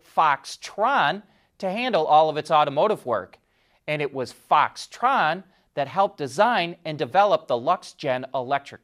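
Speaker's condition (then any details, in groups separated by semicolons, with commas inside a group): No condition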